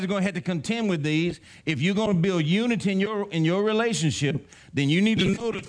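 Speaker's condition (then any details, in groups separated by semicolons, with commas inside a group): No condition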